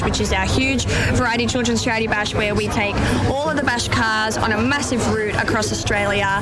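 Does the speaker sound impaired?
Yes: cleft palate; congenital cleft palate, no roof of mouth at birth, multiple surgeries; unable to swallow or sing as a child.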